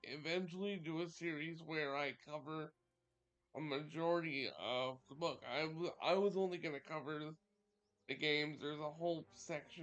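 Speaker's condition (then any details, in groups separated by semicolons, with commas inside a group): Cerebral palsy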